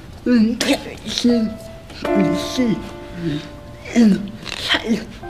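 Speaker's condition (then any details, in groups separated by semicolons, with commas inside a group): Cerebral palsy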